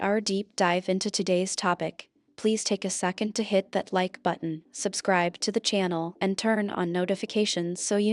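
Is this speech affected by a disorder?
No.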